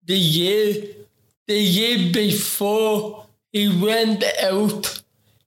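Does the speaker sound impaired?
Yes: ataxic cerebral palsy; talks word for word.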